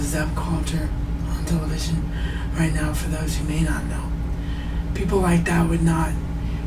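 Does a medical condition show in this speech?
Yes: cerebral palsy; wheelchair bound.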